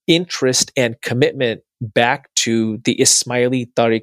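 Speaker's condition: No condition

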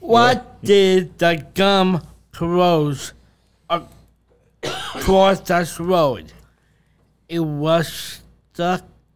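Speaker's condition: Down syndrome; extra 21st chromosome

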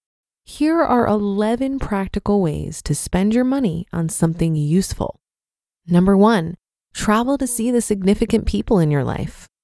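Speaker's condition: No condition

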